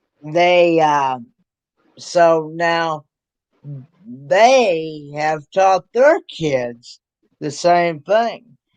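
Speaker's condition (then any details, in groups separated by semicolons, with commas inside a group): Cerebral palsy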